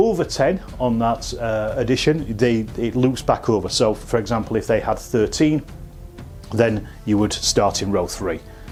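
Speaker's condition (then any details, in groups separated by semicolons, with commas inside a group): No condition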